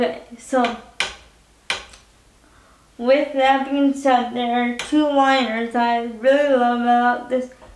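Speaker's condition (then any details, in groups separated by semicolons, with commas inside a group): Spastic quadriplegia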